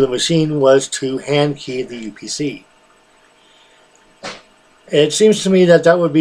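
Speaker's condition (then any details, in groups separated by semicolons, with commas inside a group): No condition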